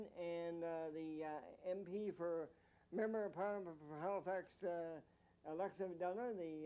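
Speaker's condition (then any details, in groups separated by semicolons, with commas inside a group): Mild cerebral palsy; mild, affects coordination, intellectual or developmental disability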